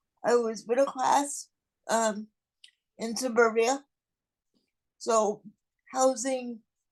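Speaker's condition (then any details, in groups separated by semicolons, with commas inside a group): Cerebral palsy; non-progressive, will not improve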